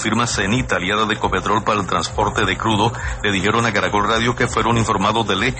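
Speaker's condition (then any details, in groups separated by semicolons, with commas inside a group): No condition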